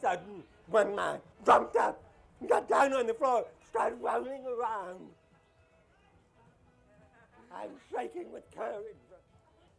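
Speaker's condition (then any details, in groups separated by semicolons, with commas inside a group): Deafness, acquired at age 5 from German measles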